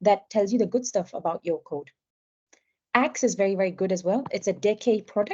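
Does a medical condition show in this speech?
No.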